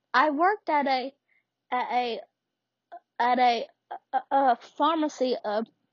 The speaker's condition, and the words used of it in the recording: Stuttering. When I'm at home, I stutter a lot to my mom and uh, uh, uh, uh, dad and all them